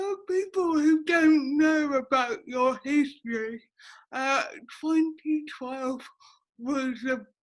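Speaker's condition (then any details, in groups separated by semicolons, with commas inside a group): Cerebral palsy; affects speech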